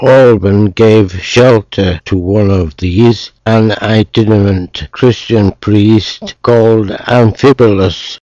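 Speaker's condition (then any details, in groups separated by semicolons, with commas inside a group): Motor neuron disease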